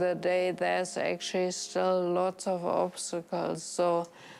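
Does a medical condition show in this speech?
Yes: traumatic brain injury, severe.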